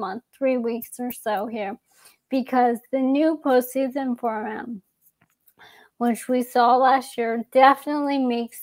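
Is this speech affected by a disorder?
Yes: ALS; young onset.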